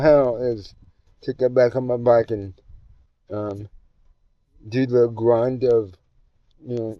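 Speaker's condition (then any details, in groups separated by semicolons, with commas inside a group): Cerebral palsy; tends to mess up words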